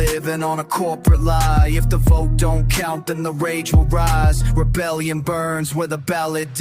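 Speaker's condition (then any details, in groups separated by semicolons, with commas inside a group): No condition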